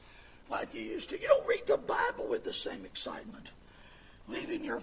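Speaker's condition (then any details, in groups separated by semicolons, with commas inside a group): Vocal fold paralysis; voices with false folds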